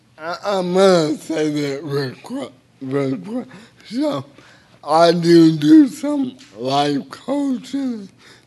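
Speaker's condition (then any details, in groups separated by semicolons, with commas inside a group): Cerebral palsy; involuntary hand movements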